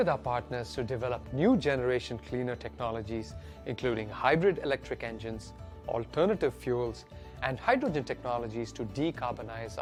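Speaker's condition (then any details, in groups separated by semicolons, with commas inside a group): No condition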